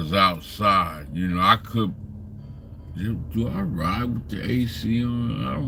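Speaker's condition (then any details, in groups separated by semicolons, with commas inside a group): Slurred speech; still slurs words occasionally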